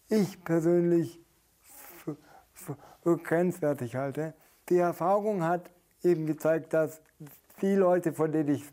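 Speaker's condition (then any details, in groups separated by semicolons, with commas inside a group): Stuttering; stuttering symptoms, also present during stage performances; repeated sounds, prolonged sounds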